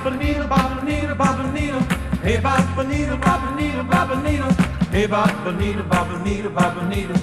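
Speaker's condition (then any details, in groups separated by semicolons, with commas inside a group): No condition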